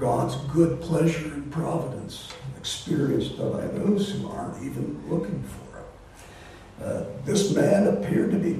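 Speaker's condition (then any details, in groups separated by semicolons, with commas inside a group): Voice disorder; not contagious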